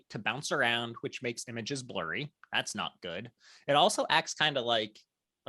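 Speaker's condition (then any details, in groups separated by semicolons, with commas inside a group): No condition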